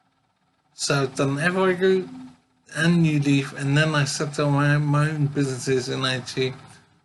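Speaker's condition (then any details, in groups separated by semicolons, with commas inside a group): Brain injury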